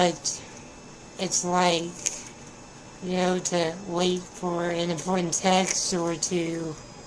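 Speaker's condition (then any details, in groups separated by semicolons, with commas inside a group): Spinal muscular atrophy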